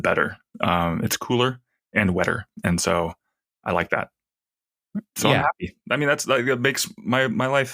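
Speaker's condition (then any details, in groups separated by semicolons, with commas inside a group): No condition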